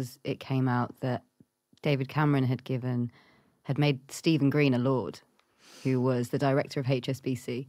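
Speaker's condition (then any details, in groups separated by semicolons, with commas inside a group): No condition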